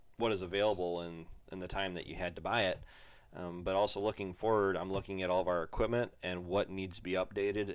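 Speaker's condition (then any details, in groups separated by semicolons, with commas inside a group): No condition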